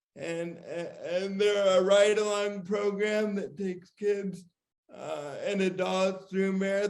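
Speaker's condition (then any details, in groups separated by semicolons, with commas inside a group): Cerebral palsy; from birth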